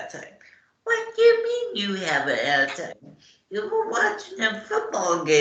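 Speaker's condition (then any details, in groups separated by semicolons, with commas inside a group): Cerebral palsy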